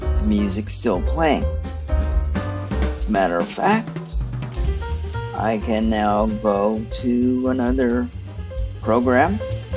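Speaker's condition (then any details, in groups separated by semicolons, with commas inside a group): Cerebral palsy; stiff muscles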